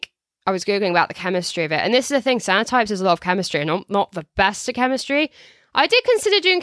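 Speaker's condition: No condition

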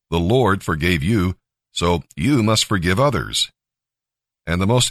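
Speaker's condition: No condition

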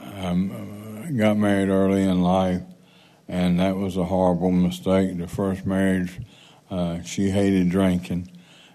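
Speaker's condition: Parkinson's

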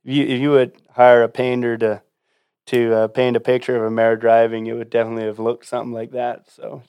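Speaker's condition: No condition

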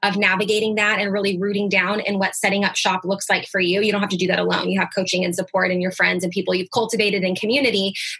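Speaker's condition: No condition

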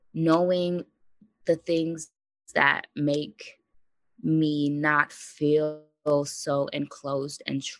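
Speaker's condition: Stuttering; severe in high school around age 17, fear of talking and communicating; expects stuttering during conversation; repeated sounds, blocks

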